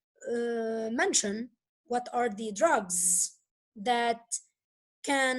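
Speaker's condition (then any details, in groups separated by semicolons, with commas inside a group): No condition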